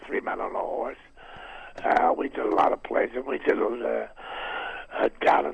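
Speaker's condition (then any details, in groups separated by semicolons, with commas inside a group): Throat cancer, vocal cord removed, partial laryngectomy, right vocal cord removed; talking does not hurt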